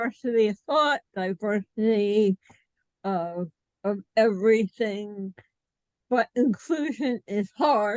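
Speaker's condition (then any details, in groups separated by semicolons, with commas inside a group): Cerebral palsy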